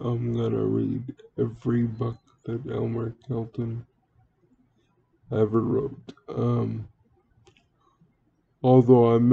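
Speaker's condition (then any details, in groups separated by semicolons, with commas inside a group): Cerebral palsy; wheelchair user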